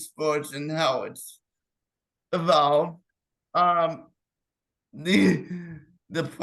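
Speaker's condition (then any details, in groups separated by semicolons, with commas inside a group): Cerebral palsy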